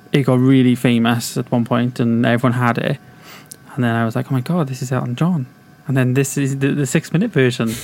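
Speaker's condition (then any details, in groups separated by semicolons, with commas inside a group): No condition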